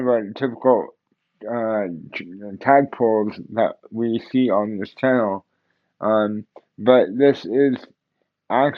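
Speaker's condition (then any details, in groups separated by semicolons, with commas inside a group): Cerebral palsy; tends to mess up words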